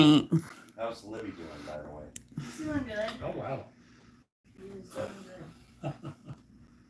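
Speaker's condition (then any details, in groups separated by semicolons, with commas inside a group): No condition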